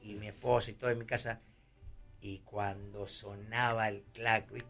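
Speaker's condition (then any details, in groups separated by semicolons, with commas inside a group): No condition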